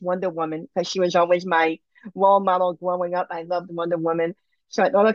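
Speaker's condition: Bilateral cleft lip and palate; congenital, about 20 surgeries from 3 months to mid-20s, two upper jaw bone grafts, skin grafts, plastic surgery; surgeries finished since mid-20s, has dental implants; surgeries needed to function normally with eating, speaking, drinking

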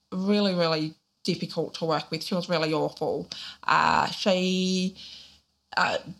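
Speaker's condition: Deafness, profound; born deaf

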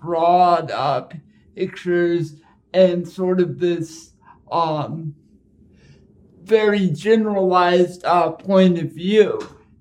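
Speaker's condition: Cerebral palsy; ride-sharing like Uber an obstacle

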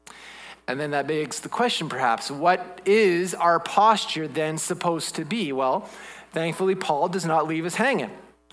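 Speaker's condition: No condition

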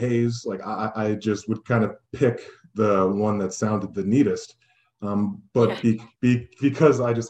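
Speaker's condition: Stuttering; lifelong stutter, cannabis reported to help stuttering; repeated sounds, repeated words

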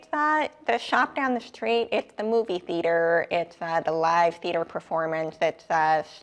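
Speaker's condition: Deafness, profound, cochlear implant user; profound deafness from h flu meningitis at 18 months, cochlear implant at 22 months; cochlear implant used 30 years, moderate hearing loss with implant, still needs accommodations; possibly slightly different accent, after extensive auditory training and speech therapy

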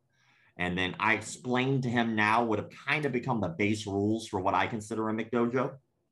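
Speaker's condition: Cleft palate; congenital cleft palate

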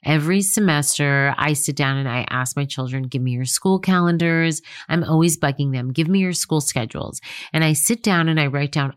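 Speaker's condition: No condition

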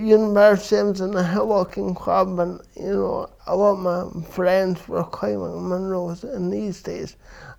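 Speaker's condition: Cerebral palsy; from birth

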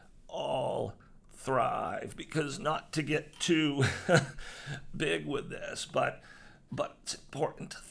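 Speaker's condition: Voice disorder; acquired voice disorder

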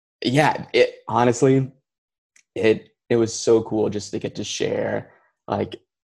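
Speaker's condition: Stuttering, mild; onset age three, childhood word switching, no school therapy, two-week intensive fluency shaping, basal ganglia timing; still stutters, slight stutter, still works at speech, much easier than before; feared sounds k, speaking more difficult; repeated words, blocks

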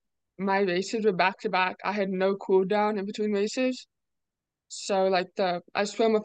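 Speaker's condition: Deafness; deaf or hard of hearing

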